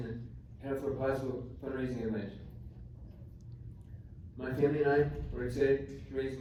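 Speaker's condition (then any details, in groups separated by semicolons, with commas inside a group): Traumatic brain injury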